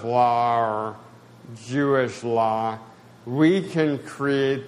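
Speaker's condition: Spasticity, mild

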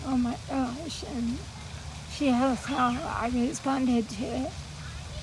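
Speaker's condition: Parkinson's disease, adolescence Parkinson's

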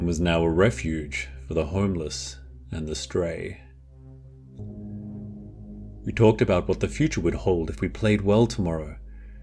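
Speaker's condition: No condition

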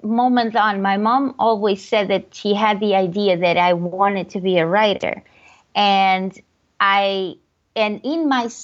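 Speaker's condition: No condition

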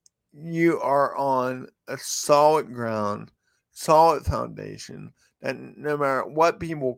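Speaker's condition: Cerebral palsy; affects walk and speech

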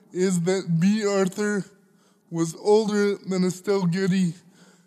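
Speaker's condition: Cerebral palsy; cannot stand unaided, needs others holding upright, urinates seated into bottle, medical cannabis card in Canada; smokes a lot of cannabis

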